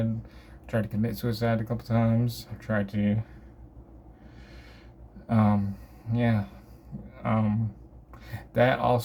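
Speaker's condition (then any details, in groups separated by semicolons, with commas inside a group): Cerebral palsy; from birth, affects motor skills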